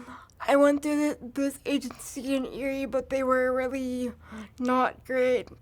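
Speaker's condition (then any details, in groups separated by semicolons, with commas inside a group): Cerebral palsy; from birth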